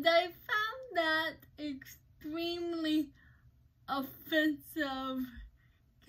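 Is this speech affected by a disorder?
Yes: cerebral palsy; uses crutches.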